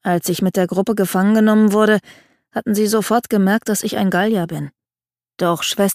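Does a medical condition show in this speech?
No.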